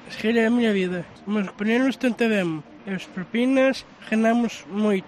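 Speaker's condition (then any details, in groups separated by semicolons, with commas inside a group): Down syndrome; one extra chromosome, present from birth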